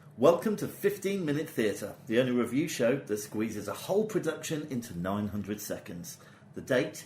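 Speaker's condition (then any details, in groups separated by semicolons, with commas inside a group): No condition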